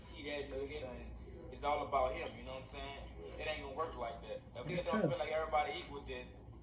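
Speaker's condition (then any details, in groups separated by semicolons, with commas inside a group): No condition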